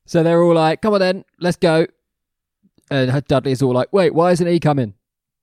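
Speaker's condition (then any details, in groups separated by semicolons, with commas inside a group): No condition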